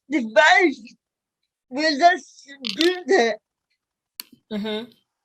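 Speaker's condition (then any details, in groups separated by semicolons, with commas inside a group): Cerebral palsy; speech impairment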